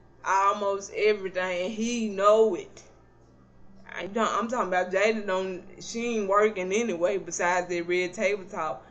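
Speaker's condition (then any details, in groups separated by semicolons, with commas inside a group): Cerebral palsy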